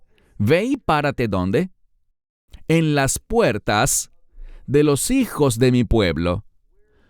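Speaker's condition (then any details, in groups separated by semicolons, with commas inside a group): No condition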